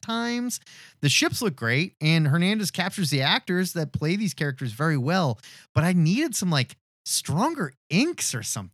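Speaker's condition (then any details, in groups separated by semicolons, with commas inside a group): No condition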